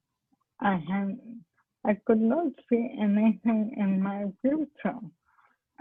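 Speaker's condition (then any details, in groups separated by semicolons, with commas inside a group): ALS; speech impaired, once unintelligible, now comprehensible, poor voice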